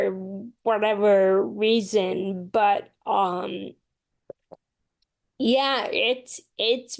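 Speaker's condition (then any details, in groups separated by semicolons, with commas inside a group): Friedreich's ataxia; diagnosed at 17, MS ten years, cane to walker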